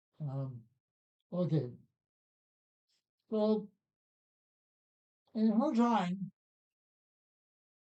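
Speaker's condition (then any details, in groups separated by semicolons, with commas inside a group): Parkinson's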